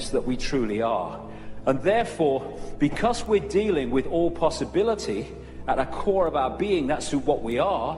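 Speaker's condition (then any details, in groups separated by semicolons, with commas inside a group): No condition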